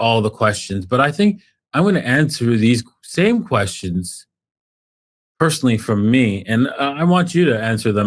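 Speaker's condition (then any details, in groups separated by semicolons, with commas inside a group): No condition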